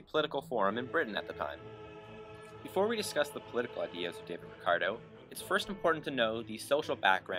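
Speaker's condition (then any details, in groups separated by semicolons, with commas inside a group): No condition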